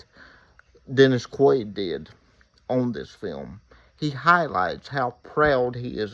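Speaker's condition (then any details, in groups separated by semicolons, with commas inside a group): Cerebral palsy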